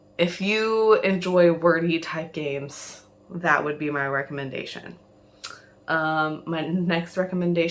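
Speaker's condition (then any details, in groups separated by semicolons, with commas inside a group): No condition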